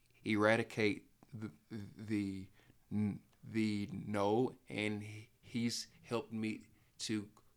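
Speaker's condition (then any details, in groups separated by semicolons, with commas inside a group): Stuttering; only stutterer on either mother's or father's side of family; still stutters; stutters when talking, speech problem audible, cannot be hidden when speaking; repeated words, prolonged sounds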